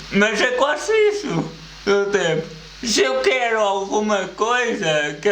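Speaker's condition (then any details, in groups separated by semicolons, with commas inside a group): Cerebral palsy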